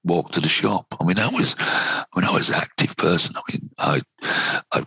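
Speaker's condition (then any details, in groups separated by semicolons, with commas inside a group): Vocal cord cancer, head and neck cancer, right vocal cord; vanishing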